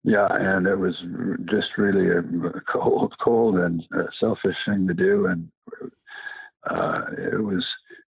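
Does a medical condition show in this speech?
Yes: Parkinson's disease.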